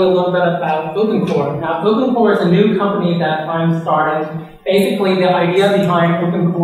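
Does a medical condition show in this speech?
No.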